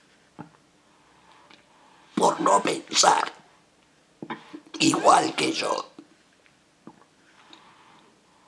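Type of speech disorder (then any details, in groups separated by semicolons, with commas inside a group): Oesophageal speech; laryngectomy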